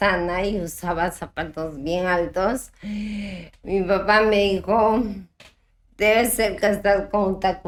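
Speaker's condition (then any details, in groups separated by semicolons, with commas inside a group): Ataxia type 1; speaking and pronunciation problems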